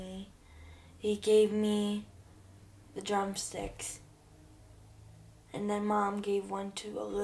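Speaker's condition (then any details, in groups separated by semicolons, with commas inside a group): Cerebral palsy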